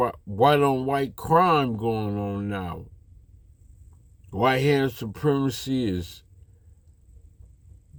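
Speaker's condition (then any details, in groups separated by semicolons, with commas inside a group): Slurred speech; still slurs words occasionally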